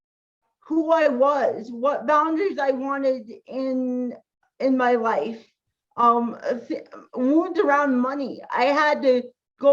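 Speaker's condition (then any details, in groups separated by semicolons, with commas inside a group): Cerebral palsy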